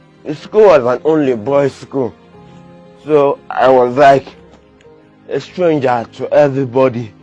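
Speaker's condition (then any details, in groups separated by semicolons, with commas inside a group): Cerebral palsy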